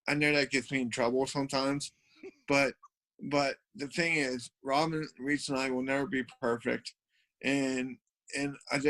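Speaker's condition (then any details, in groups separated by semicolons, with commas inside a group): Cerebral palsy; from birth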